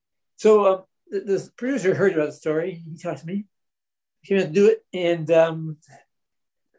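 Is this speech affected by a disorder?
Yes: Parkinson's disease; progressive Parkinson's, deep brain stimulation (DBS) surgery about 4 years after diagnosis; falls frequently, weak diaphragm, reduced breathing, rides A-Linker bicycle, exercises at gym; speech affected by Parkinson's and DBS surgery.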